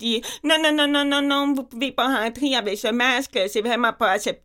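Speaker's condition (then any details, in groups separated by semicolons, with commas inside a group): Profound deafness with cochlear implant, congenital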